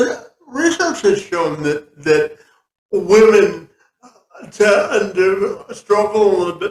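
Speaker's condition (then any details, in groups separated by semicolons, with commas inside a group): Cerebral palsy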